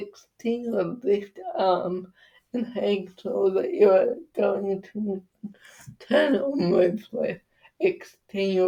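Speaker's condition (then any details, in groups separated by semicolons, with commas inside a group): Cerebral palsy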